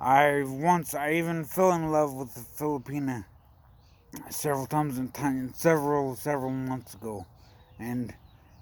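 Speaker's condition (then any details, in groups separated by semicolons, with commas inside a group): Brain injury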